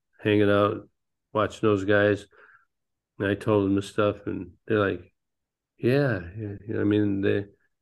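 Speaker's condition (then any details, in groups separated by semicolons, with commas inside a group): Parkinson's disease; pickleball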